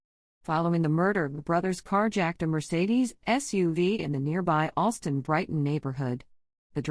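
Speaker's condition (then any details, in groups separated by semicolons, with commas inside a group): No condition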